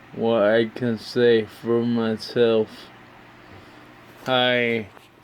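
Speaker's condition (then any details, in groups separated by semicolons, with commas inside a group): Brain injury (brain shearing)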